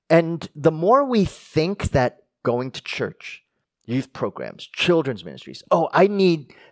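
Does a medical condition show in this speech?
No.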